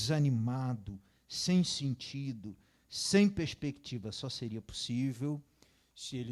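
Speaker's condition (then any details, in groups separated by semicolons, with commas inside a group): No condition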